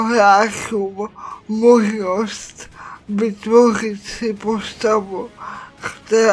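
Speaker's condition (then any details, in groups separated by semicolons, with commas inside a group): Cerebral palsy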